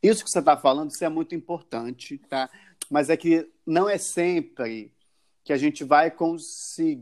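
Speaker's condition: Stuttering; stutter since school years, stand-up comedian performing despite stutter; stutters more when stage time is short, stuttering used deliberately for laughs in stand-up; prolonged sounds

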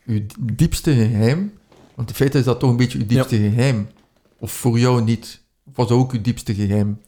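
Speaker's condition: No condition

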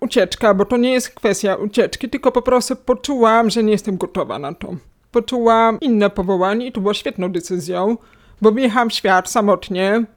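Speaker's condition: Hearing loss, cochlear implant, acquired; relearned listening to English

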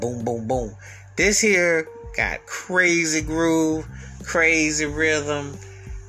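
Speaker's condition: No condition

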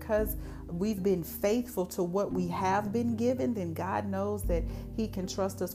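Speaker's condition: No condition

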